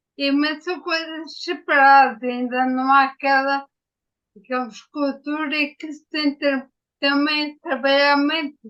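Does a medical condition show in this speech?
Yes: ataxia after brain injury.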